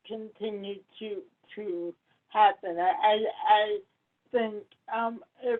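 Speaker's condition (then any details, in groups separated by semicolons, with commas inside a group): Cerebral palsy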